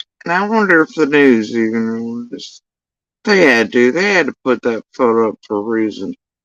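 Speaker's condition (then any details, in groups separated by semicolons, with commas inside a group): Facial paralysis after surgery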